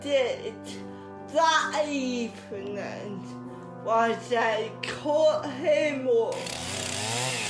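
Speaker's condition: Cerebral palsy

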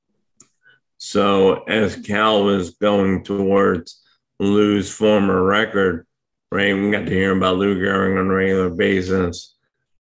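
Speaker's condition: ALS; hard to speak for long periods right now

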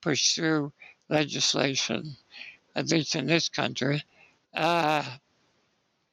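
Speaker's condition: Spinal muscular atrophy; lifelong wheelchair use

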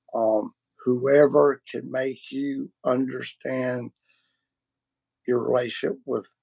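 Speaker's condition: Vocal cord surgery; including laser treatment

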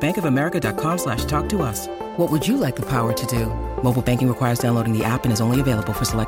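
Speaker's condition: No condition

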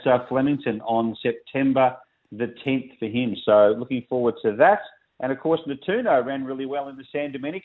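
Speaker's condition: No condition

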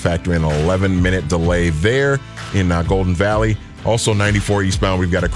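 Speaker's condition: No condition

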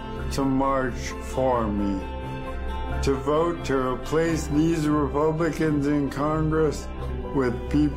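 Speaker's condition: ALS; progressive muscle weakness, healthy a year before, spread to whole body including voice within a year, later eye-gaze computer; muscles weakening, losing ability to walk, expects to need ventilator; losing ability to speak

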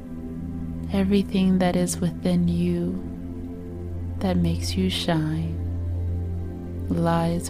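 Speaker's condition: No condition

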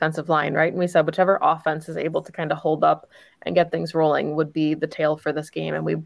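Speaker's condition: No condition

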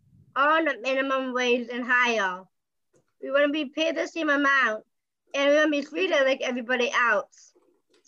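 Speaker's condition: Down syndrome

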